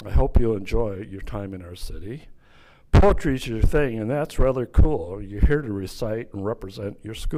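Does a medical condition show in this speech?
No.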